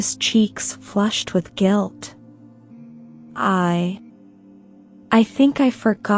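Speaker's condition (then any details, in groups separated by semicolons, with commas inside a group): No condition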